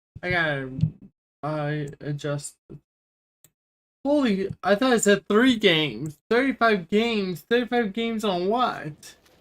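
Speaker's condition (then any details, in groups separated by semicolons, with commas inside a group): Cerebral palsy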